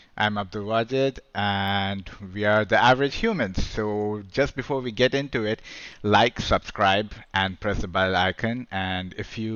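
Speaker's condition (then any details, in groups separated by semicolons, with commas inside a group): No condition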